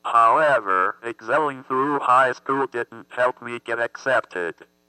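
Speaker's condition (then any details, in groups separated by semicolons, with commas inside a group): Athetoid cerebral palsy; thumb surgery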